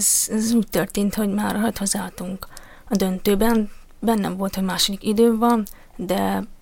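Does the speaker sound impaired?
Yes: deafness; cochlear implant 2.5.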